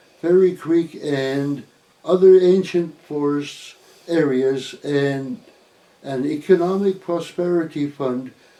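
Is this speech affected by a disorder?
No.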